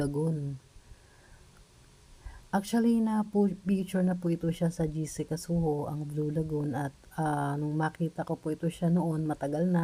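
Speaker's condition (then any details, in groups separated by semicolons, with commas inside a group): No condition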